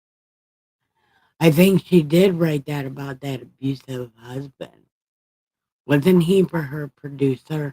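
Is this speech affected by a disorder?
Yes: brain injury.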